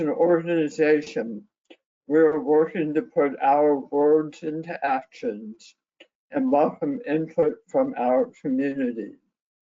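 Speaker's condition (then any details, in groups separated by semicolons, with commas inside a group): Head and neck cancer; severe dysphagia, speech impairment from surgery and nerve severing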